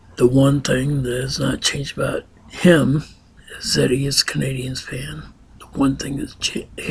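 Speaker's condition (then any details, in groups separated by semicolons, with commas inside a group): Ataxia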